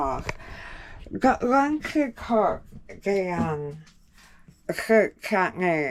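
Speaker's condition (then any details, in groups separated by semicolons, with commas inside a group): Jaw cancer surgery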